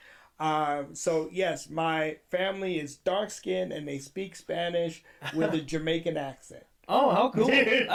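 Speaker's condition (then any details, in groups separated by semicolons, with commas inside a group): No condition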